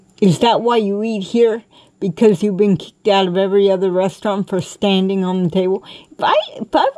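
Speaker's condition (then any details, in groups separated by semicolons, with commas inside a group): Cerebral palsy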